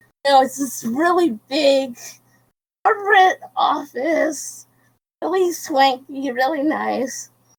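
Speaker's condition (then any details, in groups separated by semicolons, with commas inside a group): Cerebral palsy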